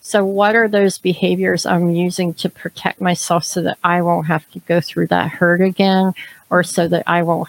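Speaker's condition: Cleft palate; extremely severe

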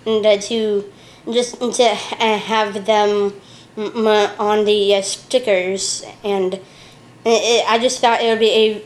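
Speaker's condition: Down syndrome; age 34

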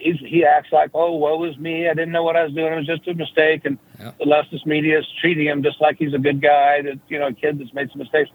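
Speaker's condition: No condition

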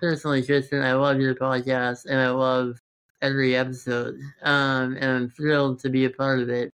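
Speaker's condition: Congenital muscular dystrophy; present since birth

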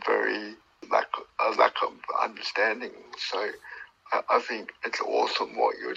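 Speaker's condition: Cerebral palsy; considerable motor function difficulty

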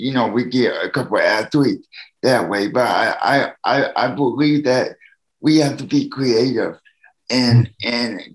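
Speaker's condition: Cerebral palsy; needs help from others

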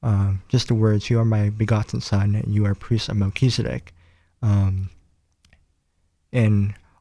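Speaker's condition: Cleft palate; nose and lip

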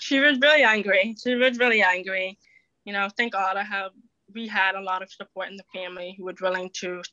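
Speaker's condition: Deafness, acquired at age 4 after ear infection; relies on lip reading

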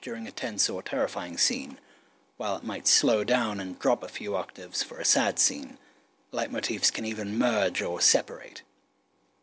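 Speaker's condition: No condition

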